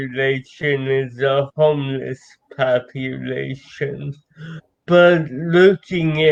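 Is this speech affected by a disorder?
Yes: cerebral palsy.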